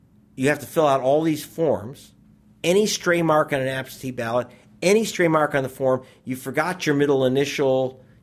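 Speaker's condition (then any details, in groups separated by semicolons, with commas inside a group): No condition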